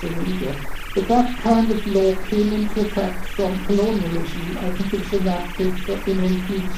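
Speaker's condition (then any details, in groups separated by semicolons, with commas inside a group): No condition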